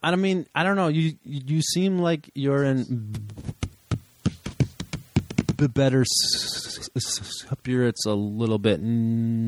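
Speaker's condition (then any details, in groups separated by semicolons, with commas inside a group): Stuttering; stutter since childhood, fluency-focused therapy as child, later acceptance-based therapy, now less of a communication barrier; struggling more lately, tells self to let go of fluency; long blocks, prolonged stutters on single sounds, much blocking at recent wedding; repeated sounds, prolonged sounds, blocks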